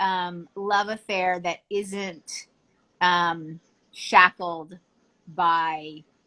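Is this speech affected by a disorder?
No.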